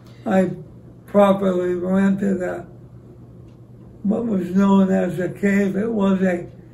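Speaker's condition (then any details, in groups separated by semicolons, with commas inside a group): ALS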